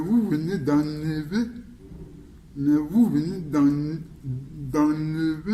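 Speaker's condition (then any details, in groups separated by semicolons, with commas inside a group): Cerebral palsy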